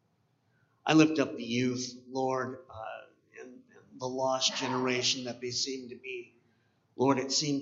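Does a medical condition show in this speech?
Yes: cleft palate; congenital cleft palate.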